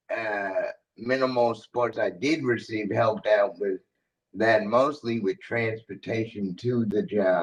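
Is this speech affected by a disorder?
Yes: cerebral palsy.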